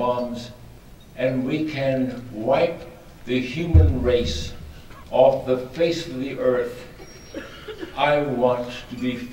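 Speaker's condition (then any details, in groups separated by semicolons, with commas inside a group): ALS; extremely weak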